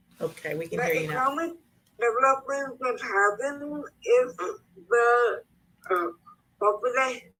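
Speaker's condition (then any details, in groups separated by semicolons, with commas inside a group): Cerebral palsy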